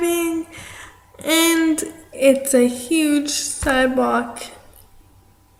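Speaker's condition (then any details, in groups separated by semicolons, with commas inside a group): Cerebral palsy; affects arm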